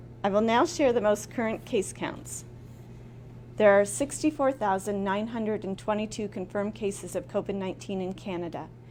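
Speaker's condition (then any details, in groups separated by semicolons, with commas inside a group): No condition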